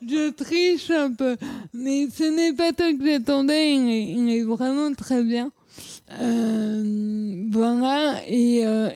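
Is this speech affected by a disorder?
Yes: cerebral palsy; childhood speech.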